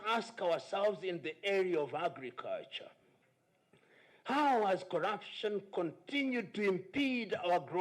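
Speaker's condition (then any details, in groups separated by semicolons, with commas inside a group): No condition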